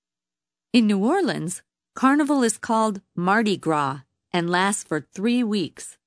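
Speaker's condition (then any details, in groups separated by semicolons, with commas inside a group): No condition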